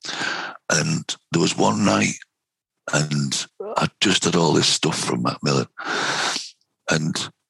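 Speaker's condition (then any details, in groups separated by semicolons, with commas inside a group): Vocal cord cancer, head and neck cancer, right vocal cord; right vocal cord carcinoma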